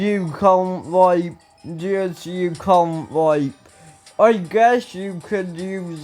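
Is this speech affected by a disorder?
Yes: ataxia; speech recently worse.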